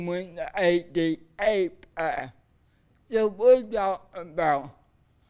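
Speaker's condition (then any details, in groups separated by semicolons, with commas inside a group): Cerebral palsy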